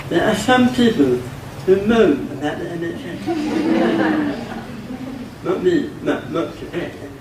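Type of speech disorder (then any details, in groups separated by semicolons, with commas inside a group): Dysarthria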